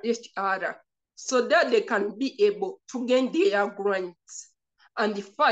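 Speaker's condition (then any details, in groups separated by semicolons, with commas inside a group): Cerebral palsy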